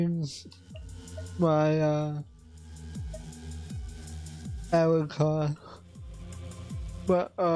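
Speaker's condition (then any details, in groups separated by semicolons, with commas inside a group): Cerebral palsy; affects voice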